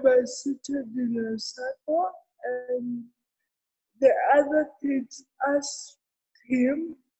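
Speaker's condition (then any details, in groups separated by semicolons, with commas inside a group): Cerebral palsy; medical negligence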